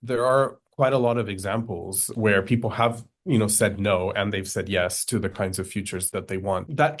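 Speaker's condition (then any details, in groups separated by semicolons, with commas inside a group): No condition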